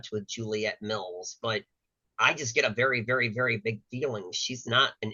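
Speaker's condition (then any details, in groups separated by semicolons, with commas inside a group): No condition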